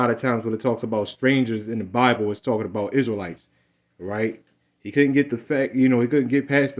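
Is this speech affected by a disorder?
No.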